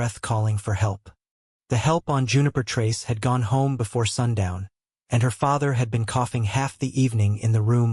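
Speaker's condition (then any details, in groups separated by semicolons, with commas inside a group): No condition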